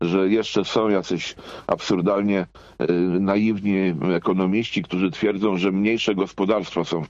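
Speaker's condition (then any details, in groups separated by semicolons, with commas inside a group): No condition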